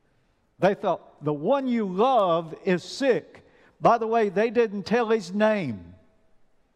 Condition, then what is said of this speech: No condition.